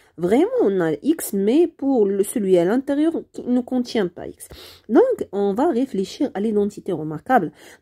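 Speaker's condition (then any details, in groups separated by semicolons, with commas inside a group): No condition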